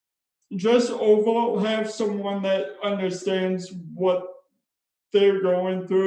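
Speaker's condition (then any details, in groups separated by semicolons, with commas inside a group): Spastic cerebral palsy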